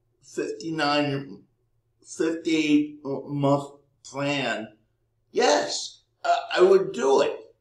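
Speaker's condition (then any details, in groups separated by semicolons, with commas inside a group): Cerebral palsy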